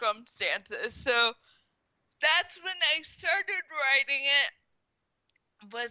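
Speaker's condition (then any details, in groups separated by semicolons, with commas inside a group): Spastic quadriplegic cerebral palsy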